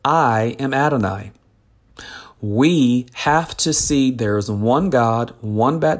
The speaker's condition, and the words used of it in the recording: None; typical speech.